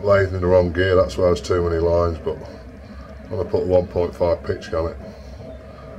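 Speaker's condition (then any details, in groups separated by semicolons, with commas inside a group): No condition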